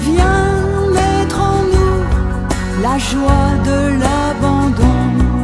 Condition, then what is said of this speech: No condition.